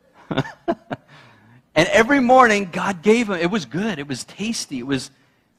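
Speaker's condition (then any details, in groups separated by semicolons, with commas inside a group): No condition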